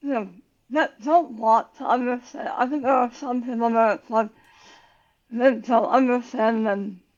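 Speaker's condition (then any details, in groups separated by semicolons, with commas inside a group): Tongue cancer surgery; altered speech, cannot raise voice, worse when tired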